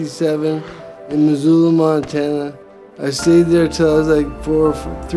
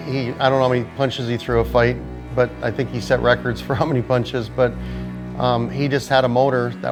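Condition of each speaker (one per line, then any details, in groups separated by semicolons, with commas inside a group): Brain injury; effects began around age 50
No condition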